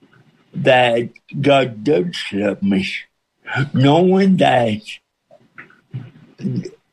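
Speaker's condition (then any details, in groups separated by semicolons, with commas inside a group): Cerebral palsy with speech impediment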